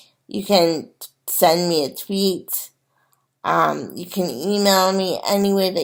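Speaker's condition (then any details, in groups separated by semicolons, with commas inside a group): Cerebral palsy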